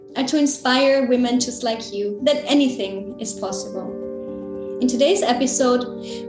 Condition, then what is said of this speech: No condition.